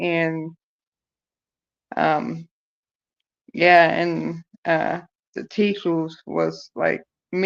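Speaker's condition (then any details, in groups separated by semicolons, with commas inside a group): Cerebral palsy; present from birth, scoliosis; able to walk; speech affected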